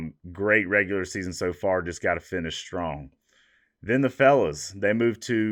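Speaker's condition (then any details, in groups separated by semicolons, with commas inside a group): No condition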